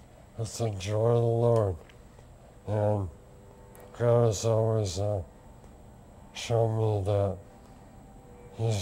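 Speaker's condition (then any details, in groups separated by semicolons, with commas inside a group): Lou Gehrig's disease; onset index finger, tracheostomy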